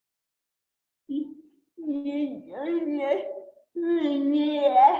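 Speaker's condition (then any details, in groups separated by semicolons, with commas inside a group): Cerebral palsy; since birth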